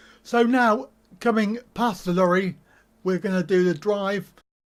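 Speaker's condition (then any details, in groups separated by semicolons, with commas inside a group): Cerebral palsy; back surgery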